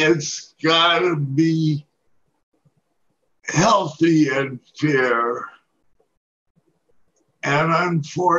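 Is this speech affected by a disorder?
Yes: Parkinson's disease.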